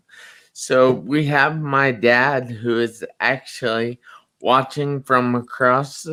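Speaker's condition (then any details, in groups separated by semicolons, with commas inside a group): Traumatic brain injury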